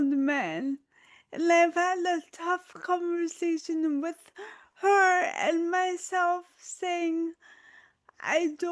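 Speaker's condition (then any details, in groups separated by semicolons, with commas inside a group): Autoimmune disease, spinal cord injury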